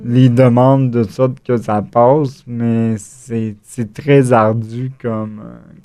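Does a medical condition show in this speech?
Yes: cerebral palsy; acquired, chickenpox at three weeks, fever, epileptic seizure, convulsions, brain bleeding, premature infant, wheelchair user.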